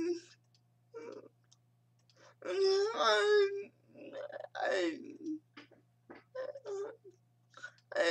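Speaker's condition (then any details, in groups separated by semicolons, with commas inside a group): Cerebral palsy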